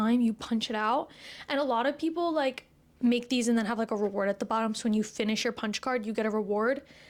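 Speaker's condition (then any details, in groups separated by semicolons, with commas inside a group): No condition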